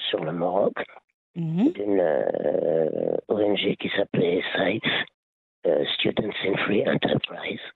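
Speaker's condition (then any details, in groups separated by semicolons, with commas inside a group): Laryngeal cancer; quit over 20 years ago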